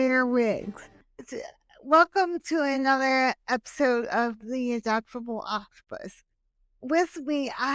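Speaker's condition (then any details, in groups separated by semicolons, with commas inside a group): Hemiplegic cerebral palsy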